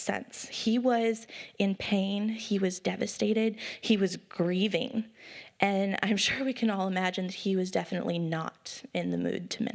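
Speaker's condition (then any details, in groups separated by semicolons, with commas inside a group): No condition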